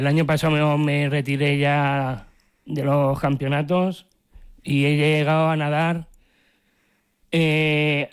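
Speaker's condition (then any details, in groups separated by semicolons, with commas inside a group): Down syndrome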